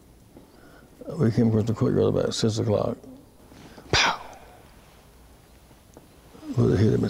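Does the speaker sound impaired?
Yes: Parkinson's disease; speech therapy.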